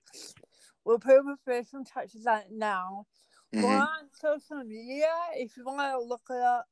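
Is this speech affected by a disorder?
Yes: cerebral palsy; speech affected.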